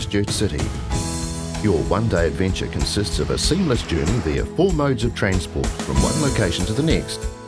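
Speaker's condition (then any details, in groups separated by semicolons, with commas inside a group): No condition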